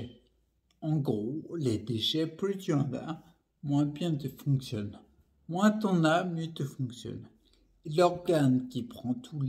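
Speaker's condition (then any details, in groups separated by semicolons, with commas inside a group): Primary progressive multiple sclerosis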